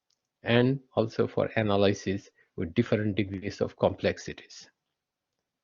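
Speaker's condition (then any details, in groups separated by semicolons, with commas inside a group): No condition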